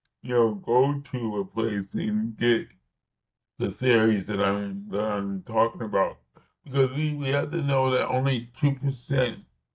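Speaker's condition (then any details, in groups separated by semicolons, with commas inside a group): Cerebral palsy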